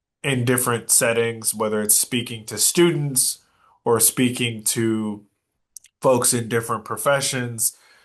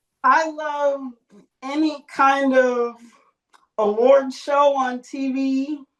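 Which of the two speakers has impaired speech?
The second: cerebral palsy.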